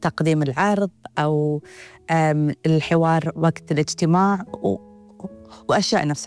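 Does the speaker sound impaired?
Yes: stuttering; hereditary stuttering, ongoing; repeated whole words, e.g. 'that I' said four times; here blocks.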